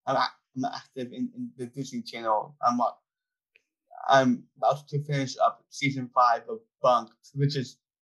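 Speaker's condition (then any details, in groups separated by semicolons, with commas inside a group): Down syndrome; adult man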